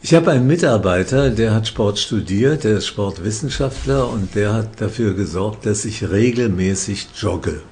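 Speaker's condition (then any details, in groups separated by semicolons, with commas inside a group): Parkinson's disease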